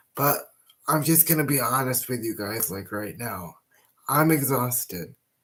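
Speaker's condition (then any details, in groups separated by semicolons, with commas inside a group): Cerebral palsy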